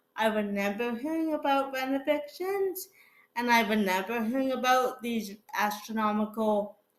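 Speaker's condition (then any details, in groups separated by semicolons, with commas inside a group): Cerebral palsy; fall risk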